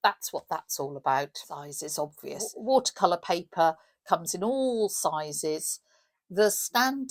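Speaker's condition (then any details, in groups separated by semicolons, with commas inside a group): No condition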